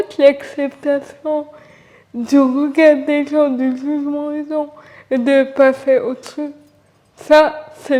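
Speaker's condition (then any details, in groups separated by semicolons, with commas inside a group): Cerebral palsy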